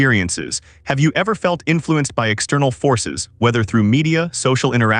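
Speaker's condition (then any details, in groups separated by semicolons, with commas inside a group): No condition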